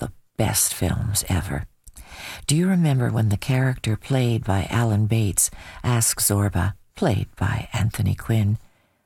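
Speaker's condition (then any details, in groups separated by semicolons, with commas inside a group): No condition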